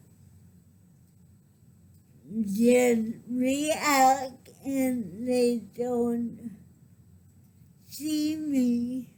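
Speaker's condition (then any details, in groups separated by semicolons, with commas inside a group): Cerebral palsy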